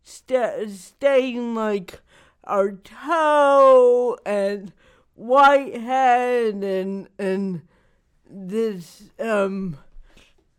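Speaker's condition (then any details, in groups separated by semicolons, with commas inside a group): Cerebral palsy; wears down with age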